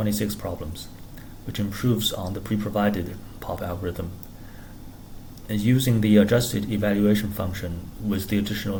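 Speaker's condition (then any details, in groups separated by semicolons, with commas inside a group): No condition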